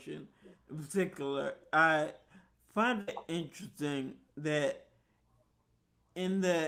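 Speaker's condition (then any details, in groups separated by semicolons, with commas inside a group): Multiple sclerosis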